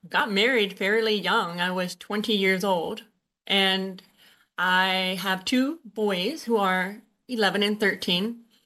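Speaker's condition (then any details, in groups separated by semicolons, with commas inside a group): Usher syndrome, born deaf; Usher syndrome type 2, born deaf or hard of hearing, hearing aids from age 2, vision loss, diagnosed age 19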